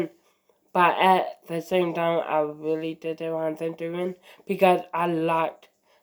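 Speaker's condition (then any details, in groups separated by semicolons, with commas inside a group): Mild cerebral palsy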